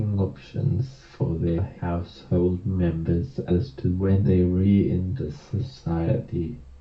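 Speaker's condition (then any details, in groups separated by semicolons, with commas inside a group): Motor neurone disease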